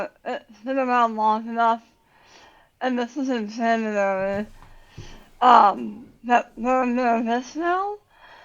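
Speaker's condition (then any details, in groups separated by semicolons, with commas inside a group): Tongue cancer surgery; most of tongue removed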